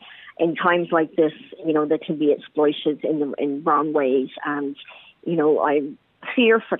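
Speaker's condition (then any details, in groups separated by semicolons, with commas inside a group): Cleft palate; Chernobyl radiation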